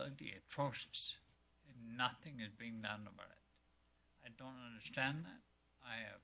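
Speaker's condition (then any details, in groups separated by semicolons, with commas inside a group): Multiple sclerosis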